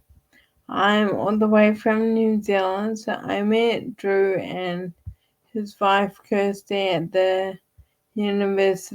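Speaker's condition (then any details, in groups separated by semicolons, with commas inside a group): Friedreich's ataxia; wheelchair user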